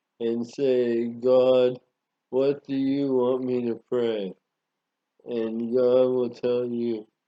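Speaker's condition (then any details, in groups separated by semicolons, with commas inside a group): Parkinson's disease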